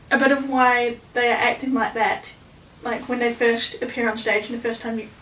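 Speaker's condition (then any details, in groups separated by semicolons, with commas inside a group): No condition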